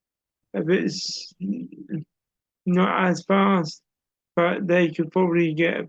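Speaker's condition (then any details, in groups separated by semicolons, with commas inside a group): Cerebral palsy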